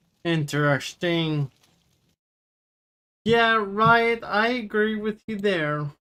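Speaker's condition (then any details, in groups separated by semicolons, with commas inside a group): Cerebral palsy; wheelchair user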